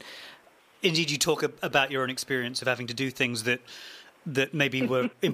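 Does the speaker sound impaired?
No.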